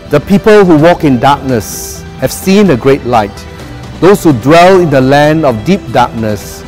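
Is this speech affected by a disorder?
No.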